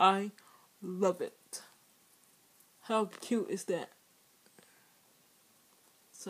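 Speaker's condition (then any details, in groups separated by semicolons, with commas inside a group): Speech impairment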